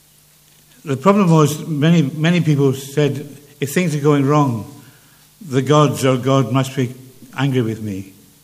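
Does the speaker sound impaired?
Yes: Parkinson's; speech less clear than before for some years.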